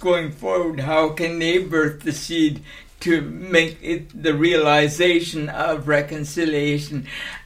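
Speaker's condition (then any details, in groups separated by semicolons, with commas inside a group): Cerebral palsy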